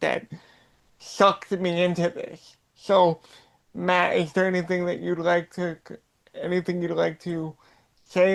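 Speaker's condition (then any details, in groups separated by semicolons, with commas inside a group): Cerebral palsy; voice sometimes sounds childlike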